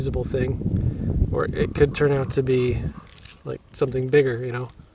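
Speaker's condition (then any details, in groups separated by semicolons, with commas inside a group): No condition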